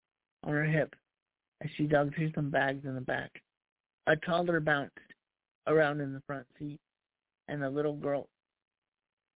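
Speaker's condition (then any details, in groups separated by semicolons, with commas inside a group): Cerebral palsy; voice improved over last year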